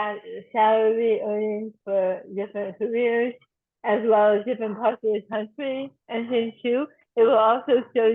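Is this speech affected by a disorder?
Yes: tongue cancer surgery and reconstruction.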